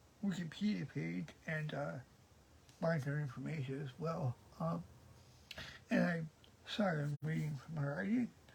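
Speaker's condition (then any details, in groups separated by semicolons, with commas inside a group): Cerebral palsy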